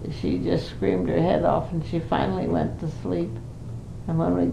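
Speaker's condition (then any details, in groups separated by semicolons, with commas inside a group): Parkinson's; not very able to do much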